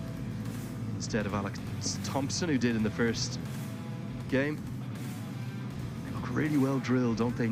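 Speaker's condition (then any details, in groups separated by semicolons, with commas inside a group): No condition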